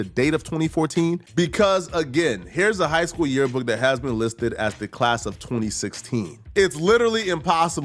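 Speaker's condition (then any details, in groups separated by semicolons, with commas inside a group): No condition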